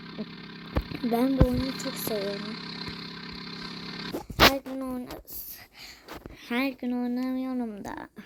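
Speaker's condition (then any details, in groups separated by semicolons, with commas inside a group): No condition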